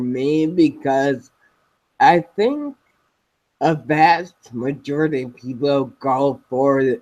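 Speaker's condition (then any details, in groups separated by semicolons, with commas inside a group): Spinocerebellar ataxia type 7, SCA7; progressive degenerative, speech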